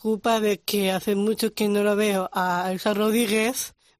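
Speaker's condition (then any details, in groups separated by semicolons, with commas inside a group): Down syndrome; present from birth; age 19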